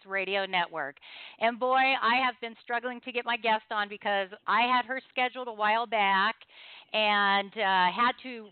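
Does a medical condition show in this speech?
No.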